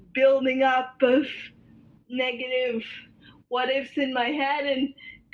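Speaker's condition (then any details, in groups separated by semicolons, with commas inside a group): Cerebral palsy, spastic quadriplegia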